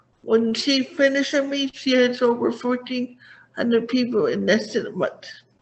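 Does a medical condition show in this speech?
Yes: cerebral palsy; did not talk until about age five.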